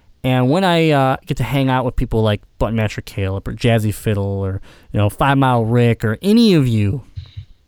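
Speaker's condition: Cleft palate; grew up in hospitals

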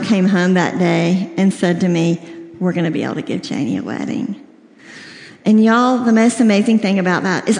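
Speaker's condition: Cleft lip and palate, severe

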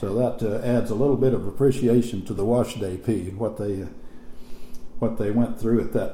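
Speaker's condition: No condition

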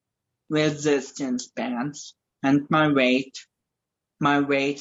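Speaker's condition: Cerebral palsy; speech, wheelchair

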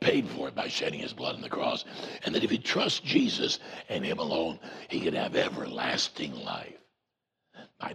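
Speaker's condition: Voice box removal needed; vocal cord cancer, prior chemo and radiation, 35 treatments over about seven weeks; voice box removal advised, saw doctor for more details; voice self-described as Batman voice, expects R2-D2-like voice after removal

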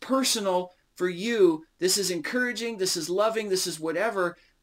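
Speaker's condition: No condition

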